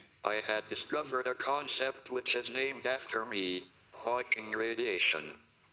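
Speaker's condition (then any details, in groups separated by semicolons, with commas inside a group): Motor neuron disease, speech-generating device; nighttime ventilation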